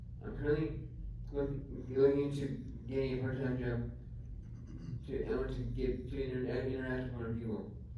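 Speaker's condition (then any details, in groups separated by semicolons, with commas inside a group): Traumatic brain injury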